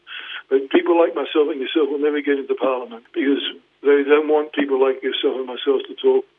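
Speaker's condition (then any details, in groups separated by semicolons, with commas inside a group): Parkinson's; diagnosed 2019, led to retirement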